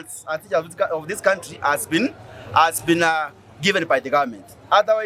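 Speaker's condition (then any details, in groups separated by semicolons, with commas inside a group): No condition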